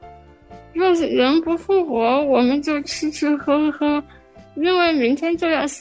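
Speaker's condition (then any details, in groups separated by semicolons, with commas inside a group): Spinal muscular atrophy; genetic, from birth, most severe type, motor neuron disease, weak and never stood, fully dependent since childhood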